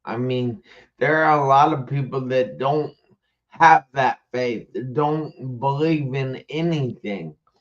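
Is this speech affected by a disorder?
Yes: traumatic brain injury.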